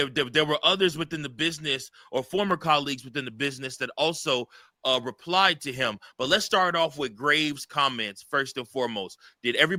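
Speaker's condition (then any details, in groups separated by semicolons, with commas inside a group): No condition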